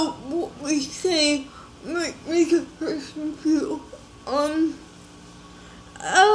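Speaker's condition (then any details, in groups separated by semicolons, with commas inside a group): Cerebral palsy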